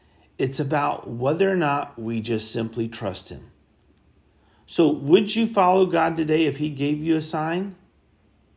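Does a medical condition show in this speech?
No.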